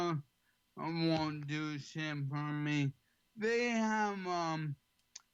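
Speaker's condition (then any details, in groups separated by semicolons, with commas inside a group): ALS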